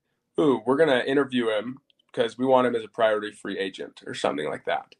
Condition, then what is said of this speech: No condition.